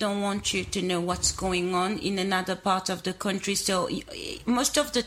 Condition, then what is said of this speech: No condition.